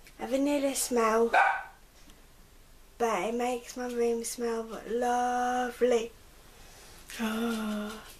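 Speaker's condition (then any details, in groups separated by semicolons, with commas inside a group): Cerebral palsy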